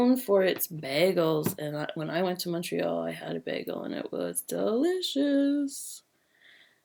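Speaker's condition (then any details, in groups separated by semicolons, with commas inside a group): No condition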